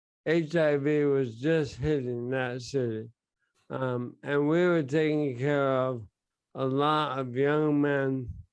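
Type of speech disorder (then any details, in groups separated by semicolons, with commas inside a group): Bulbar dysarthria; bulbar onset ALS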